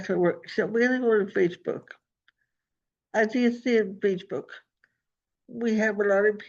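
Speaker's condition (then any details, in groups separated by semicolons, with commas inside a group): Cerebral palsy; first talked around age five, atypical speech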